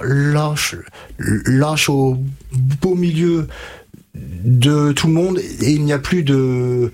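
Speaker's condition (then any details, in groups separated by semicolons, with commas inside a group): Stuttering; onset age 5-6, severe until 20, no childhood therapy, stuttering therapist Catherine Daubier in Nancy from age 20-22; age 33, about 27-28 years since onset, several years of speech therapy done, fluency techniques learned; blocks and repetitions, formerly blocked in every sentence, once could not read aloud, formerly signed with fingers; repeated words, prolonged sounds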